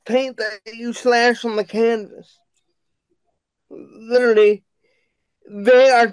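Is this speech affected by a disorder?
Yes: cerebral palsy; wheelchair bound.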